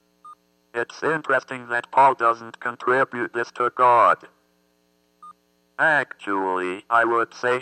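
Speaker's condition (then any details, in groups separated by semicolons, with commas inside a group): Athetoid cerebral palsy; constant muscle movement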